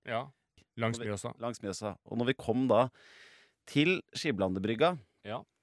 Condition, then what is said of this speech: None; typical speech.